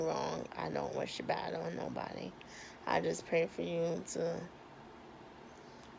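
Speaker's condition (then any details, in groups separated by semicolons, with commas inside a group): Cerebral palsy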